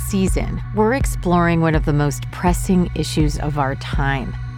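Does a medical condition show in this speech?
No.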